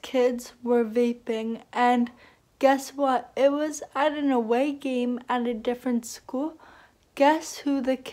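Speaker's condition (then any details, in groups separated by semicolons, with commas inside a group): Cerebral palsy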